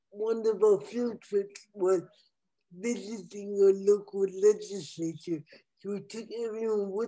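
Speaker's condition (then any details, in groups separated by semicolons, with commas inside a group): Cerebral palsy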